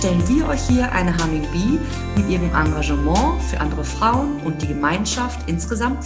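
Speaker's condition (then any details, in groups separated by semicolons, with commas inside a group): No condition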